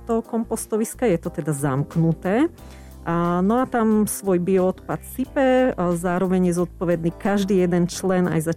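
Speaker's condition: No condition

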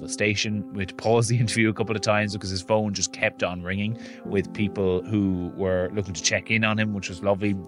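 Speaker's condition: No condition

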